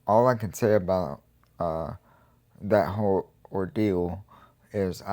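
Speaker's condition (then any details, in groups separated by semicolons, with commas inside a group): Cerebral palsy; quadriplegic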